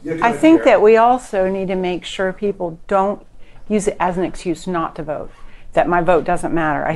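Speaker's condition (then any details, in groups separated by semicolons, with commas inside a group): No condition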